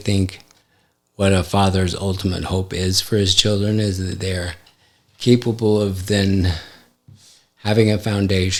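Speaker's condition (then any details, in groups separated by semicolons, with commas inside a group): ALS; affects hand function; recently diagnosed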